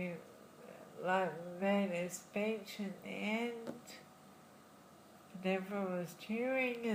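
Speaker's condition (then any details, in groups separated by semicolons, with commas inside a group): Friedreich's ataxia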